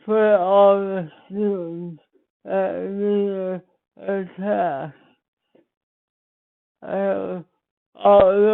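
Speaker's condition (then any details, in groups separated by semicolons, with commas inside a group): Speech impairment after birth surgery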